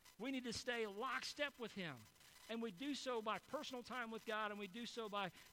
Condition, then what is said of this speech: None; typical speech.